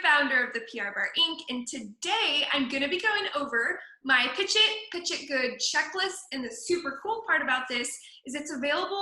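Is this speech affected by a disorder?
No.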